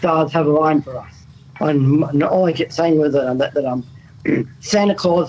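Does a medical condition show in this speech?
Yes: Down syndrome; present since early childhood, now adult aged 36.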